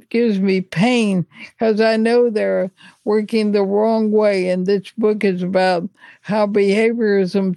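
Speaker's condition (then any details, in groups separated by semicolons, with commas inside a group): ALS; slight slurring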